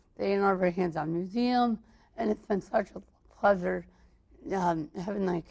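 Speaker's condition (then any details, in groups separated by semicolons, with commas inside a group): Mild cerebral palsy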